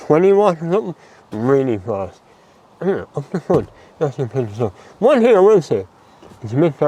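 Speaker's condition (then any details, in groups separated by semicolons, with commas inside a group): Mouth cancer surgery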